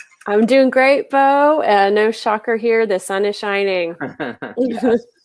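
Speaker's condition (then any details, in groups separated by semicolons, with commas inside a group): No condition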